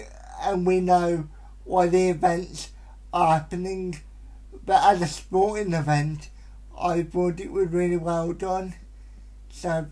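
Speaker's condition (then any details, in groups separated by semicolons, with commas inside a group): Cerebral palsy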